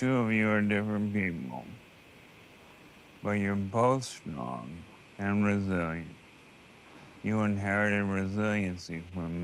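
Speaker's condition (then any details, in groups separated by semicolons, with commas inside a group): ALS; first symptom in one hand, likely bulbar form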